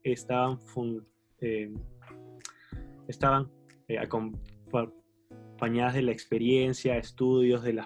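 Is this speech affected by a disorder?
Yes: stuttering; adult stuttering; works on communicating with less struggle, stutters openly while speaking; blocks and disfluencies, difficulty saying presente at roll call, sound repetitions; here prolonged sounds, blocks.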